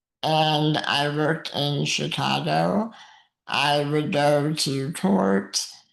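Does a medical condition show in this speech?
Yes: muscular dystrophy; uses wheelchair.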